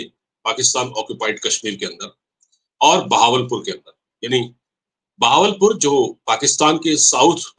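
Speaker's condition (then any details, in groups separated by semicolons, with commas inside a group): No condition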